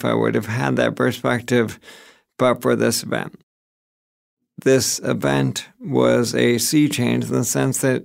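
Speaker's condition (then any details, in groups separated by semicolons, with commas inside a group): ALS; progressing slowly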